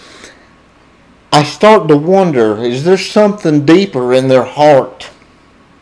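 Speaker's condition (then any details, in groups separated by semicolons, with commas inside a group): Cerebral palsy, spastic diplegia; needs help with many things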